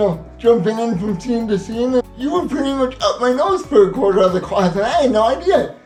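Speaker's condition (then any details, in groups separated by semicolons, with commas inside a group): Cerebral palsy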